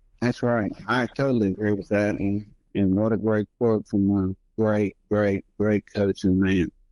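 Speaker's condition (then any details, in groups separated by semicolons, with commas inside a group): Multiple sclerosis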